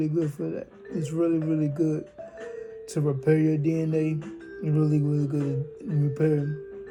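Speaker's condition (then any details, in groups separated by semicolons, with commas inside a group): Cerebral palsy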